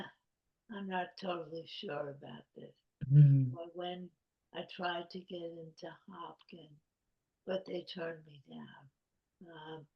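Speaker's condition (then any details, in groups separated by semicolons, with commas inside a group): ALS; round-the-clock support, others handle daily living, severe fatigue; speaking is a challenge, early swallowing trouble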